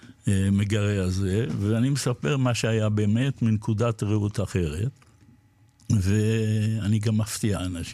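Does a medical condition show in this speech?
Yes: Parkinson's disease; diagnosed after two road accidents ten months apart; recently diagnosed, makes body and daily life difficult, had to sell motorcycle.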